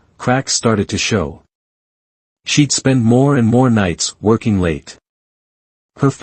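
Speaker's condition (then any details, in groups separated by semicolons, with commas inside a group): No condition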